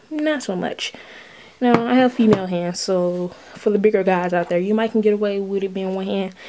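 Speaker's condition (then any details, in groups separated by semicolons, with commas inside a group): No condition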